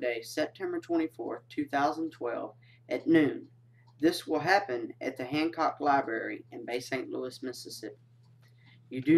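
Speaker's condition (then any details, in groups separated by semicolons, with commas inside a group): No condition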